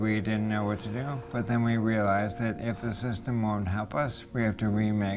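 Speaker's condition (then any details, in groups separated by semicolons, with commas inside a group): ALS; voice and hands affected; five years since diagnosis, uses wheelchair; speaking a struggle, others read his words aloud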